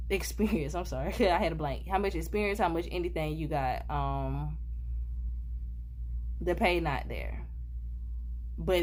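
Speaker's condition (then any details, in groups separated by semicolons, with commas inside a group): No condition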